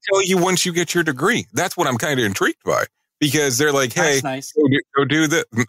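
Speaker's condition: No condition

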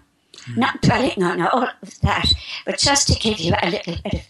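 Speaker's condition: Spasmodic dysphonia; about 3 years since onset

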